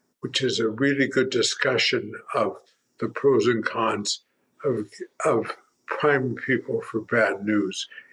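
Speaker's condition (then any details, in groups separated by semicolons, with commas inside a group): Primary lateral sclerosis; tongue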